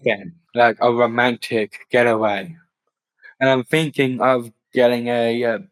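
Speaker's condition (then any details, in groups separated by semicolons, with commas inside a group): Down syndrome; later diagnosed with autism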